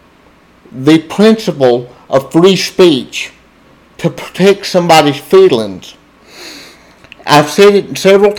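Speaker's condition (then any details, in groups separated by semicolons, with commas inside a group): Cerebral palsy, spastic diplegia; muscle tightness mostly in legs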